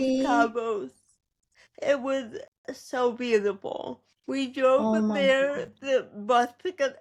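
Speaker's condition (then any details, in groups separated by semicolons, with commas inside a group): Cerebral palsy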